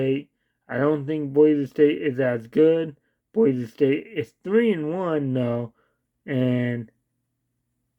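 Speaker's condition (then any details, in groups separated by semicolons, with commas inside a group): Cerebral palsy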